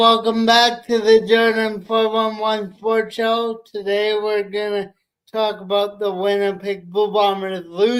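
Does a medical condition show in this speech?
Yes: cerebral palsy.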